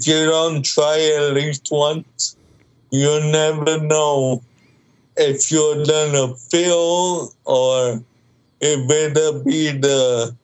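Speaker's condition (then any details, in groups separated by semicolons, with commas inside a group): Cerebral palsy, mild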